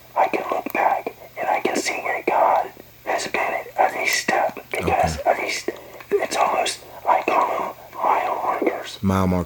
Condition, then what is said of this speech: Parkinson's disease. So if I didn't have the amplifier on, you wouldn't be able to hear me at all.